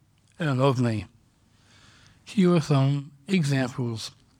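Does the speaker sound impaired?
Yes: Down syndrome; congenital.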